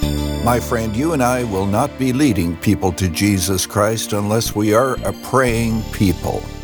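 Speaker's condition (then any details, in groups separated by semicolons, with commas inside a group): No condition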